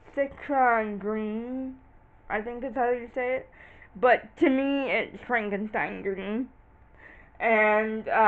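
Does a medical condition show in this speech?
Yes: cerebral palsy.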